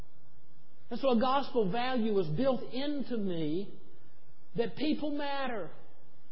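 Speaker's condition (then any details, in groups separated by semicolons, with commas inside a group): No condition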